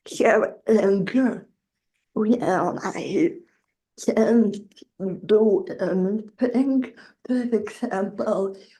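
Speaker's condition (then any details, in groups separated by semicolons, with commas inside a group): Generalized dystonia; generalized, leg weakness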